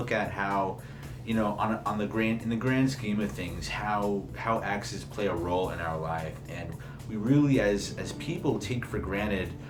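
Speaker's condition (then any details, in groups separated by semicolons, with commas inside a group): No condition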